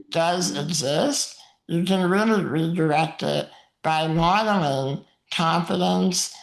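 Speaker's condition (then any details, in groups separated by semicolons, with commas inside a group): Muscular dystrophy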